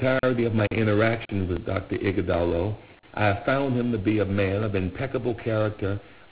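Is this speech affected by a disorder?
No.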